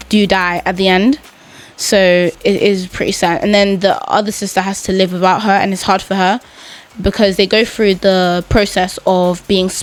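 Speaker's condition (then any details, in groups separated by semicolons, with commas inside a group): No condition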